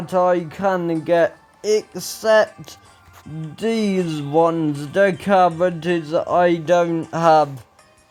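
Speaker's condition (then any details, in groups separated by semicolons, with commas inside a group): Ataxia; speech recently worse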